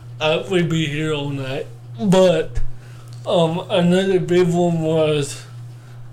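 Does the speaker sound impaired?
Yes: cerebral palsy; born not breathing.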